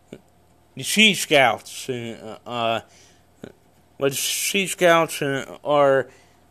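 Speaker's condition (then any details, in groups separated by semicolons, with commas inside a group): Cerebral palsy; congenital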